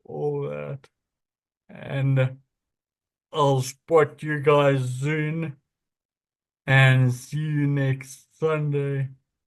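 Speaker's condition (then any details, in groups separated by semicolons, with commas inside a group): Friedreich's ataxia; spasticity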